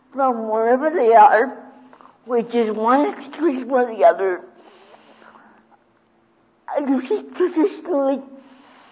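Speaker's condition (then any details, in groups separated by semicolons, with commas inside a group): Cerebral palsy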